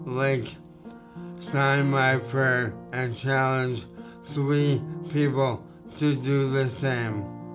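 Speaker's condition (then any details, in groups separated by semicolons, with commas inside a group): ALS; tongue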